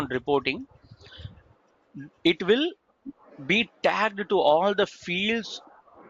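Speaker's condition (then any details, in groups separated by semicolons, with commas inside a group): No condition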